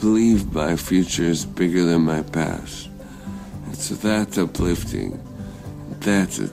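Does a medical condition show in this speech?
Yes: ALS; diagnosed after retiring from NFL, later fully progressed; early stage, first on-camera appearance after going public with diagnosis; cannot move or talk quite as before.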